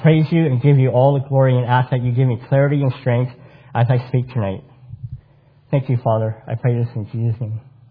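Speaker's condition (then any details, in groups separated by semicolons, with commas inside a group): Cleft palate; congenital cleft palate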